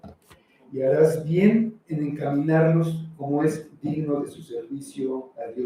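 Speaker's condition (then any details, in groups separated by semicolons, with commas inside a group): No condition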